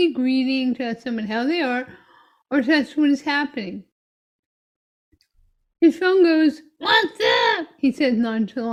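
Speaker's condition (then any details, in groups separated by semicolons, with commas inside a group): Myotonic dystrophy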